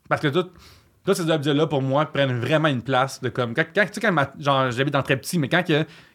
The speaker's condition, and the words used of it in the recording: Stuttering. Genre, je me voyais comme le boulet de Trois-Bières, puis le monde qu'on comprend pas.